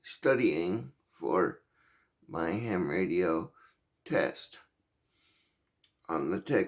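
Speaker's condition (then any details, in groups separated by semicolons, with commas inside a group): Cerebral palsy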